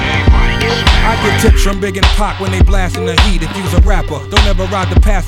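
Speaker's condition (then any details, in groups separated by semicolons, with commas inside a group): No condition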